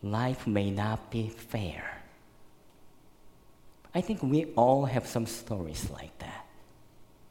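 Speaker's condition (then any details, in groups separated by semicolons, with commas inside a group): Cleft lip and palate; very severe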